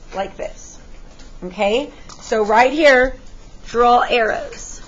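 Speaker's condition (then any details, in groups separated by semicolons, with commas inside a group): No condition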